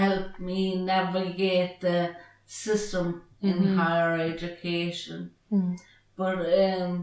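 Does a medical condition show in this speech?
Yes: traumatic brain injury.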